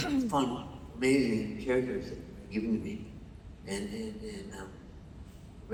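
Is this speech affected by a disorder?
Yes: Parkinson's.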